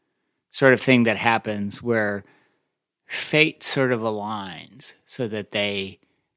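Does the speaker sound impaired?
No.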